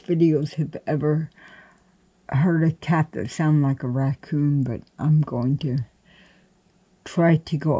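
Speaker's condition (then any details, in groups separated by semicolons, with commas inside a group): Cerebral palsy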